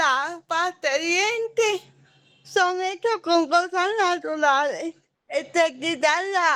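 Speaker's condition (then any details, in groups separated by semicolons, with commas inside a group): Cerebral palsy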